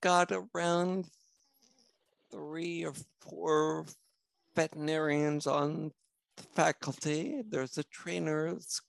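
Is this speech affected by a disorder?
Yes: spinocerebellar ataxia; genetic cause, puzzled doctors for almost 40 years before diagnosis.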